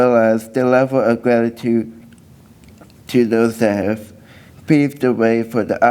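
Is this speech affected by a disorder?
Yes: cerebral palsy.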